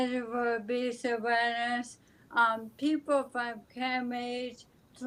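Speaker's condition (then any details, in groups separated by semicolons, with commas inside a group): ALS; speech affected but still understandable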